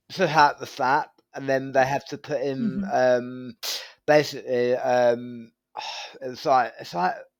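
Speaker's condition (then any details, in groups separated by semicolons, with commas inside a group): Tongue cancer surgery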